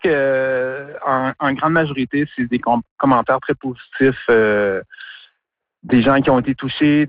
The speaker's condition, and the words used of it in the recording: Stuttering. En fait, en ce moment, c'est vrai que je bégais pas en ce moment, mais il y a des moments dans ma vie où je bégais encore